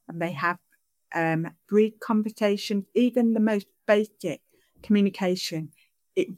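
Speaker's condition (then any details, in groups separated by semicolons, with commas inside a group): Deafness; sign-supported English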